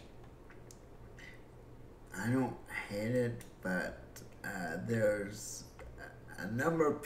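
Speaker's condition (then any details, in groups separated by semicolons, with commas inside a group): Cerebral palsy; breathing fine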